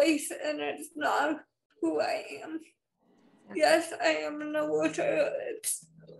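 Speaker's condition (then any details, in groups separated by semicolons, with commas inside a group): Spastic cerebral palsy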